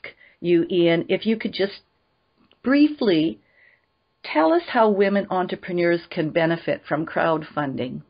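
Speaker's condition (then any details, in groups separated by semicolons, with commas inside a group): No condition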